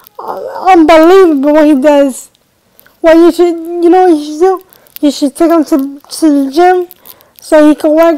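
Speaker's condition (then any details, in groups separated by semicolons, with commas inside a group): Cerebral palsy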